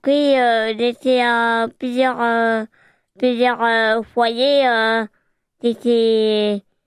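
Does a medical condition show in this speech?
Yes: hearing impairment; born hard of hearing, no early signing, Foyer Marignac, hearing aid, Chansigne learned from Patrice Carillo; removes hearing aid into handbag when sound very loud; speaks orally in short, fragmented sentences with simplified grammar.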